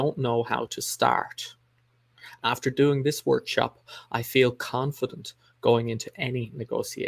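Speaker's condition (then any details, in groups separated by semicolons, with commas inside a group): No condition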